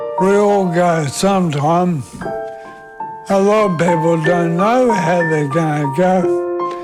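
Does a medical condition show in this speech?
Yes: motor neurone disease; voice fatigue, early sign.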